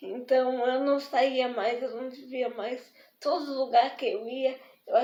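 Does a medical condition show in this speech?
Yes: spastic diplegic cerebral palsy.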